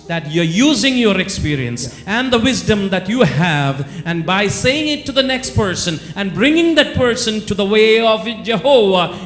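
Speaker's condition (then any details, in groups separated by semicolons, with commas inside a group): No condition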